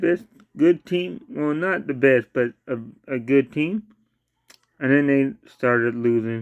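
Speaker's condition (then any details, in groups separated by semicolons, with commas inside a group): Cerebral palsy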